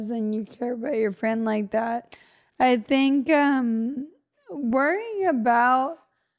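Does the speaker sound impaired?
Yes: Friedreich's ataxia; wheelchair user.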